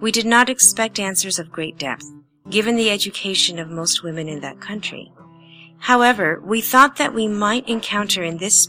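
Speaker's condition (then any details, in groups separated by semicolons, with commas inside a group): No condition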